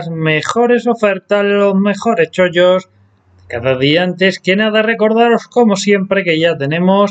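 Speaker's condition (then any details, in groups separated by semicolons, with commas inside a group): No condition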